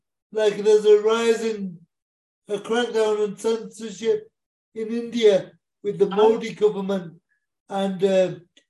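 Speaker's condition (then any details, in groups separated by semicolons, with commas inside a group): Cerebral palsy; swimming advised in childhood to exercise all muscles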